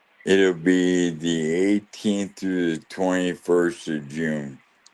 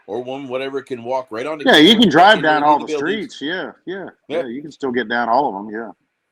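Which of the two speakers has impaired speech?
The first: ALS; right side and left hand weakness, cane, leg brace; about six years since diagnosis, progressing, right-side weakness, worsening left hand, cane, medication; losing ability to talk and swallow.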